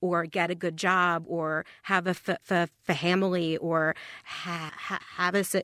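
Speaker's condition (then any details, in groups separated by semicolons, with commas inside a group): Stuttering; childhood onset at age 8, third grade, came on very fast, genetic, grandfather stutters, saw speech therapist; still stutters; at onset very long, tense silent blocks rather than repetitions; repeated sounds, prolonged sounds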